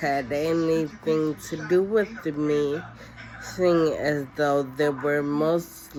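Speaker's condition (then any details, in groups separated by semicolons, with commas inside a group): Cerebellar ataxia; no cure; speech changed, tongue biting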